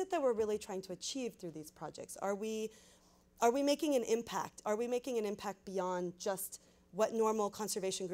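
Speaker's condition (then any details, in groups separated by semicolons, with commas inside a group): No condition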